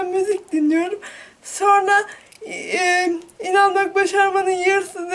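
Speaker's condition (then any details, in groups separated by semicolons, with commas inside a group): Cerebral palsy; from birth, hands and feet not fully developed; started crawling, physical therapy, treadmill walking practice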